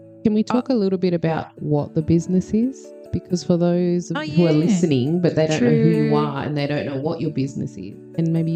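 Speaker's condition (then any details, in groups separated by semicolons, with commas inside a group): No condition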